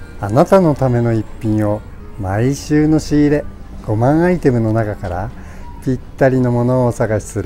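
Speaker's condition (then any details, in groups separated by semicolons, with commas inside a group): No condition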